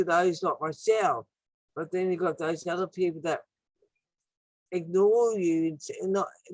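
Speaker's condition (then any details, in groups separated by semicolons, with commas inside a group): Acquired brain injury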